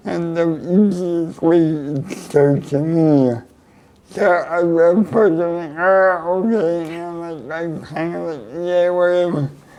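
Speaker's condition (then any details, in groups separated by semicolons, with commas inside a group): Cerebral palsy; neck surgery went badly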